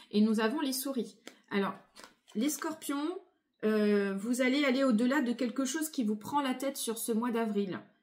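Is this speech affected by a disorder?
No.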